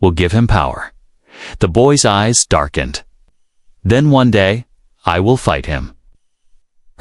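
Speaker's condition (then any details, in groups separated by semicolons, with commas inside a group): No condition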